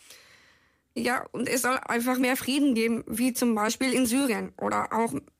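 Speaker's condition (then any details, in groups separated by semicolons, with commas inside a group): Down syndrome; from birth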